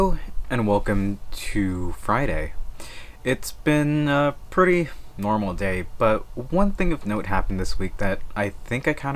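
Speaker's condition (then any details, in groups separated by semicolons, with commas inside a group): No condition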